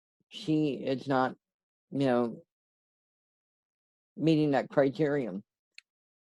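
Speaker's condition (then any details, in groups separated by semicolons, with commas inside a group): Cerebral palsy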